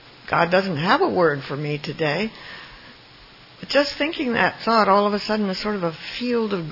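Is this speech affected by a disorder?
No.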